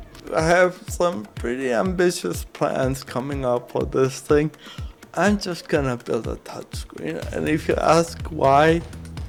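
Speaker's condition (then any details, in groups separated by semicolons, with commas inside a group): Cerebral palsy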